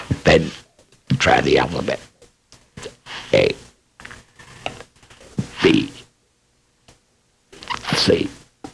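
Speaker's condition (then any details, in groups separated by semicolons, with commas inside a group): Laryngectomy, oesophageal; different pitch, low volume, exaggerated lip movements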